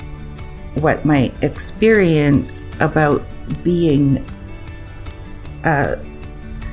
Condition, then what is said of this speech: Aphasia. So they try to anticipate the next word I was hoping to speak.